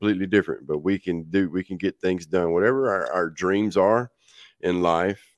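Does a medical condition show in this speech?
No.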